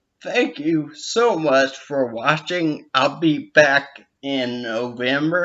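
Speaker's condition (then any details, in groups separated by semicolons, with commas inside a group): Brain injury with dysarthria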